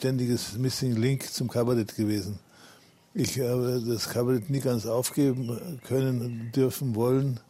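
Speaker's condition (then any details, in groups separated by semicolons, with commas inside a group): Parkinson's disease; not trembling during interview, admitted to rehab bedridden two years ago, now walks with crutches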